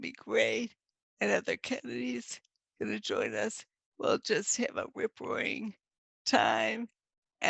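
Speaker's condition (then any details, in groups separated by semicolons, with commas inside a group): Multiple sclerosis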